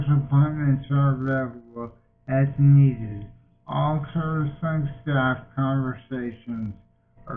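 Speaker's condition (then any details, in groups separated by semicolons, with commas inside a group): Multiple sclerosis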